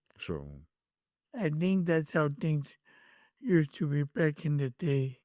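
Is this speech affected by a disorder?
Yes: cerebral palsy; speech and walking affected after car accident.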